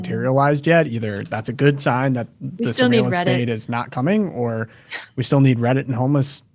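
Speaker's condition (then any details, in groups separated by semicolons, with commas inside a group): No condition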